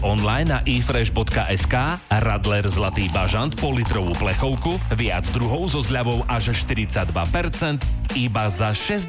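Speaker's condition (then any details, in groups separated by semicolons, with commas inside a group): No condition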